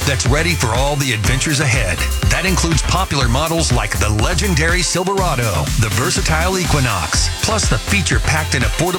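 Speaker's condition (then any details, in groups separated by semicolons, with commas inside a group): No condition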